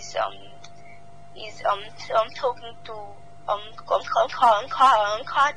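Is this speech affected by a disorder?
Yes: stutter; serious stutter, about five years of training; still has stutter, speaks in radio interview; previously nervous to speak or perform on stage, had to overcome fear of speaking; here repeated sounds.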